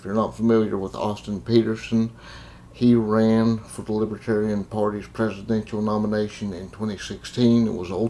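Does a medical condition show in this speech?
Yes: cerebral palsy; confined to a wheelchair.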